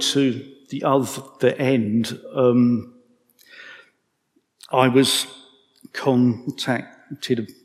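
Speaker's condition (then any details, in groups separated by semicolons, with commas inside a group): Stammer; man aged 55; stammer audible in speech; repeated words, prolonged sounds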